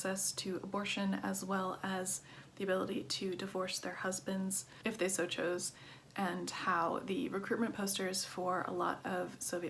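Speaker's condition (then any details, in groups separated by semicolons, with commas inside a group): No condition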